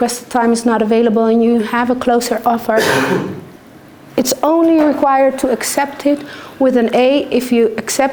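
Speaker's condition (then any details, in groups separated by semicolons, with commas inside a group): No condition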